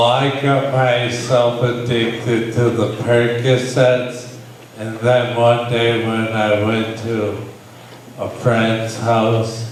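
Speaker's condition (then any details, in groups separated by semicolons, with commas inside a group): Brain injury; breath runs short during sentences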